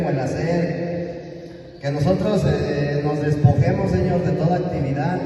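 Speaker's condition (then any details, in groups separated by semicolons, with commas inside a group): No condition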